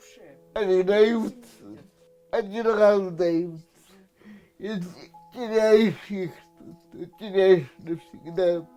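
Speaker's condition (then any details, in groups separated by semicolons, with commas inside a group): Cerebral palsy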